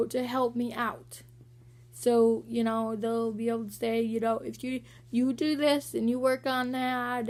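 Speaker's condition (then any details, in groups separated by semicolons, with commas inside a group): Cerebral palsy; walking sometimes hard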